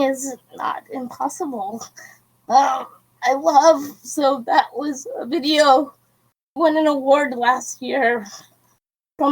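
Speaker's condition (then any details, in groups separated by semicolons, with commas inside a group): Cerebral palsy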